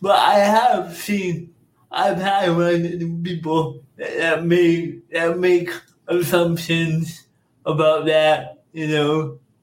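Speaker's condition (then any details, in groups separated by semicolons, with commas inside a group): Cerebral palsy; mid-range severity, spasms, speech impairments, speaks without device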